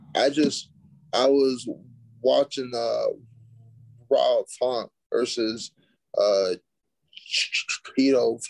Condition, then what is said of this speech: Stuttering. I don't have CTE. I have a speech impediment.